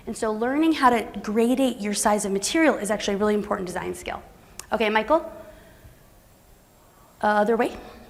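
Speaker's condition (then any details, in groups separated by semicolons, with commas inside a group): No condition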